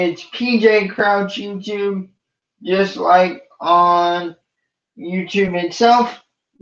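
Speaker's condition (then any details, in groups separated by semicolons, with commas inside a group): Cerebral palsy; from birth, uses wheelchair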